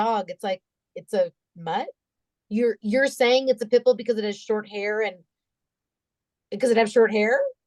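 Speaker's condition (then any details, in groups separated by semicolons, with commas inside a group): No condition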